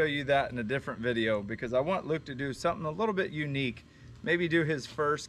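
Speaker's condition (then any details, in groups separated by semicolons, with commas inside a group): No condition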